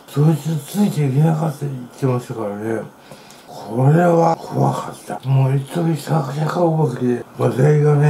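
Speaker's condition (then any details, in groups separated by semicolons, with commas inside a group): Tongue cancer, partial glossectomy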